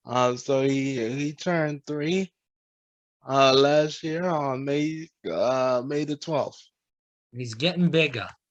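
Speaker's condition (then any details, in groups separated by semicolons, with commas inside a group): Cerebral palsy; present from birth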